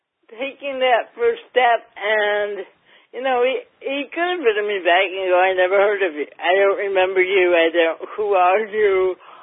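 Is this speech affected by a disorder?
Yes: cerebral palsy; lack of oxygen at birth, not breathing 45 minutes, emergency c-section, diagnosed around age 2, affects gait; mild; mildly affects speech.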